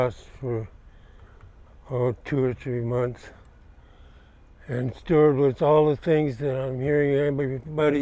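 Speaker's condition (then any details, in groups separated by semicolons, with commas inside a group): Parkinson's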